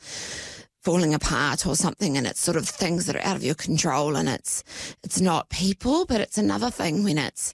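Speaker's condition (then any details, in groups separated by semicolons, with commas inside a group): Voice disorder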